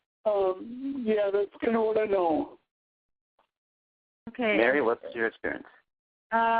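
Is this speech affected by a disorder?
Yes: cerebral palsy.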